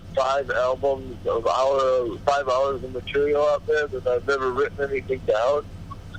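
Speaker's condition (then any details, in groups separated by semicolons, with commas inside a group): Cerebral palsy; body deteriorating with age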